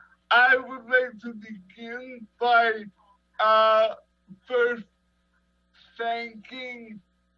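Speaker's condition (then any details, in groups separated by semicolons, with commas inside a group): Cerebral palsy; 37 years, long-term care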